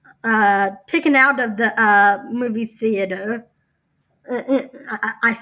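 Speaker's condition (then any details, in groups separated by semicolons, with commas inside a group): Down syndrome; congenital, since birth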